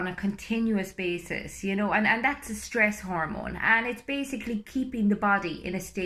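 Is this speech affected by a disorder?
No.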